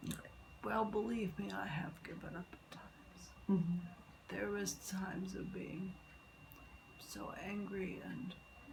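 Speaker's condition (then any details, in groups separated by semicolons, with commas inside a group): Multiple sclerosis; legs and arms affected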